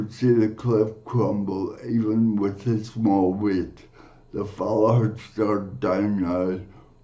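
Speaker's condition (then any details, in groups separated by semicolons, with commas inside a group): Cerebral palsy; from birth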